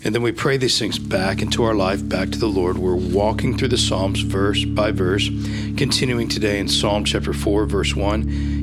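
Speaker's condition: No condition

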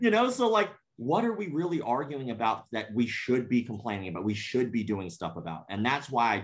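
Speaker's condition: Cleft palate; congenital cleft palate

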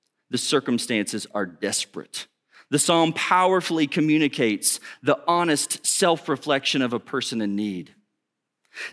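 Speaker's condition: No condition

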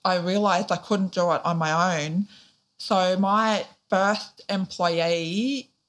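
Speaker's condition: Deafness, profound; born deaf

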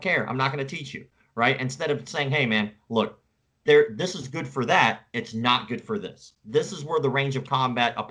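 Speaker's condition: Cleft palate; facial scars

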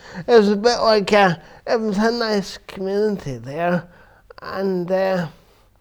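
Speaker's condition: Cerebral palsy; affects verbal speech

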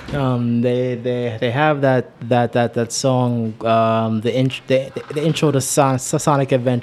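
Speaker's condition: Stutter; acknowledged mid-sentence during the podcast; repeated sounds, repeated words

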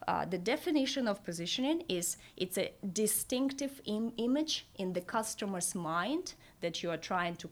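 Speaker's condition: No condition

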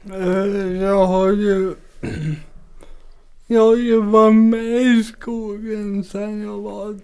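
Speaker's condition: Cerebral palsy; mainly affects speech and balance

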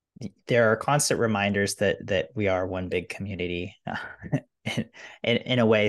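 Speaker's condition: No condition

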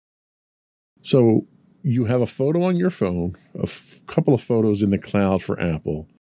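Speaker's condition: No condition

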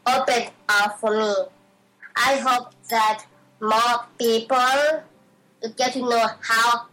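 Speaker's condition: Down syndrome; regular speech therapy since before Special Olympics, reading practices, speaking and MC invitations to build confidence; some speech difficulties due to the condition

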